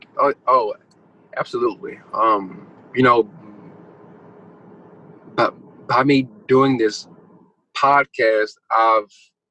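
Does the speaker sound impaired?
Yes: stuttering; stuttering since childhood; ongoing stutter, may never stop stuttering; stutter audible in recording, formerly heavily hindered speaking; here repeated sounds, blocks.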